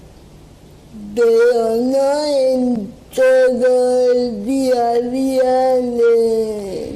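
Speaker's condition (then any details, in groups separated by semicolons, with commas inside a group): Cerebral palsy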